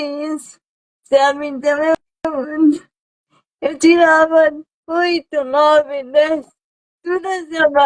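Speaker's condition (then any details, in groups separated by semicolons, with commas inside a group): Cerebral palsy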